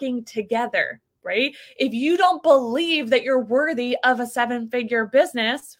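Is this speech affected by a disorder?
No.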